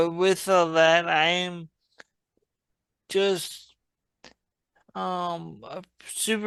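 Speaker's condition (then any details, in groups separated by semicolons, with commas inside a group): Traumatic brain injury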